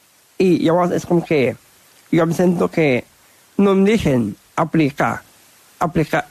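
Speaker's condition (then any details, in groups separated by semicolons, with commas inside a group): Down syndrome; different learning pace; age 30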